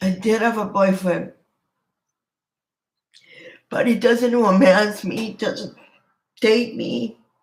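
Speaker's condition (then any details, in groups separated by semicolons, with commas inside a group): Cerebral palsy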